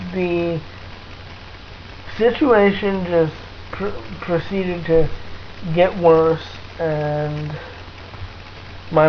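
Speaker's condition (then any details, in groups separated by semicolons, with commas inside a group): Cerebral palsy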